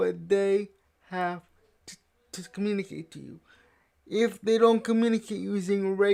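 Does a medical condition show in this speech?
Yes: cerebral palsy.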